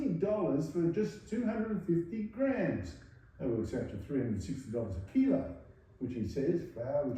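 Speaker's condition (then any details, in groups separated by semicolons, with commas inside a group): No condition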